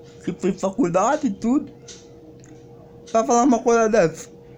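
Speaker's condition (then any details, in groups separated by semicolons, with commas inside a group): Cerebral palsy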